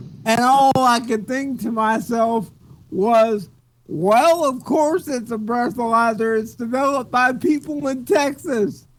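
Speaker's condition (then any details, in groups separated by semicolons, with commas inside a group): Cerebral palsy; speech sounds drunk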